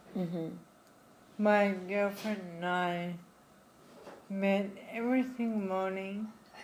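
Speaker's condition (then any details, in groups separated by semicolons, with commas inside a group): Friedreich's ataxia; diagnosed in childhood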